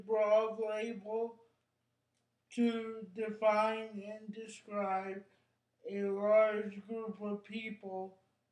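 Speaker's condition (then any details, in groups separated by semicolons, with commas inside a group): Cerebral palsy; brain injury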